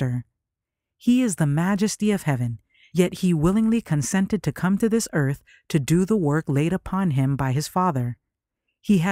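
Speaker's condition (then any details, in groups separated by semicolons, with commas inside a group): No condition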